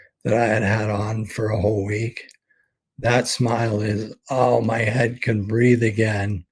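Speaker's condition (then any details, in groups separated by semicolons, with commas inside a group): ALS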